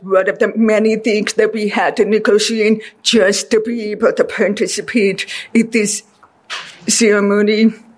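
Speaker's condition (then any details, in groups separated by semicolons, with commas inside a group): Deafness; deaf since childhood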